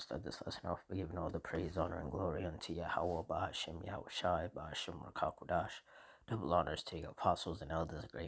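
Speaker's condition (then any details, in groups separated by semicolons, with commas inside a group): No condition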